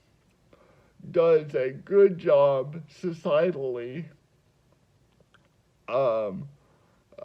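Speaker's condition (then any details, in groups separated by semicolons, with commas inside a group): Cerebral palsy; spasticity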